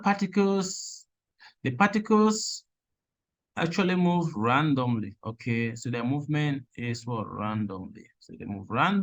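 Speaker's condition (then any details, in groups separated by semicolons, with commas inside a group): No condition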